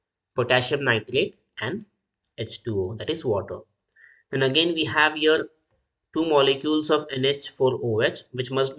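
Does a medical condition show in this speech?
No.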